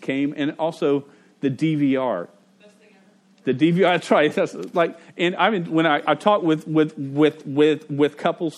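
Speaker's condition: Stutter; stutter since age five, persisting through adulthood; stutters while giving a talk to parents; at times blocks and cannot say own name; repeated words

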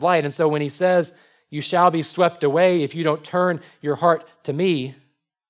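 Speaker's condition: No condition

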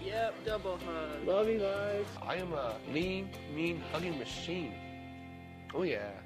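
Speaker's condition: Down syndrome; diagnosed disability

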